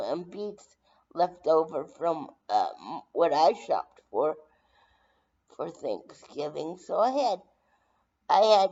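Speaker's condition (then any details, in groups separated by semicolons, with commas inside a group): Brain injury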